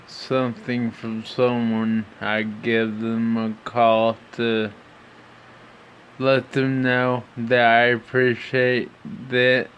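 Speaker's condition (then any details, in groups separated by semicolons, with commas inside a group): Brain injury (brain shearing)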